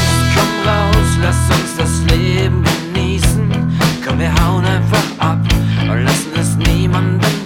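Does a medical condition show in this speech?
No.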